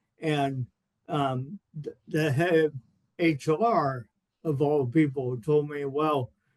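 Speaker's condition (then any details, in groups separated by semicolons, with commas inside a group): Cerebral palsy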